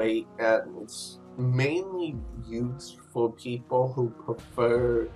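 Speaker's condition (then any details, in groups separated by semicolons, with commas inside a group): Cerebral palsy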